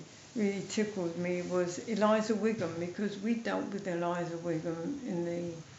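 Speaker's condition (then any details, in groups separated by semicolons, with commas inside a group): MND, mild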